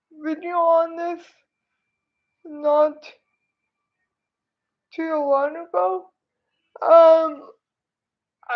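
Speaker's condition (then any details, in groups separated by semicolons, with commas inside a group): Cerebral palsy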